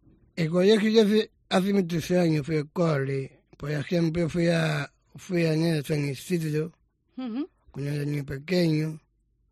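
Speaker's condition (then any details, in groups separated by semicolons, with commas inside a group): Down syndrome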